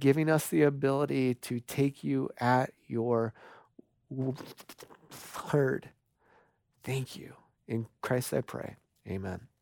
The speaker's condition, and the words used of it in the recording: Stuttering. I still have a speech impediment.